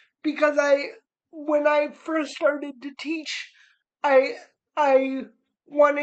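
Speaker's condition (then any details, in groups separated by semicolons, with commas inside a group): Cerebral palsy; spastic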